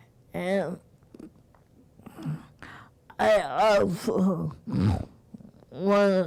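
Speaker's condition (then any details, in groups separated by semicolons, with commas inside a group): Cerebral palsy; present from birth, premature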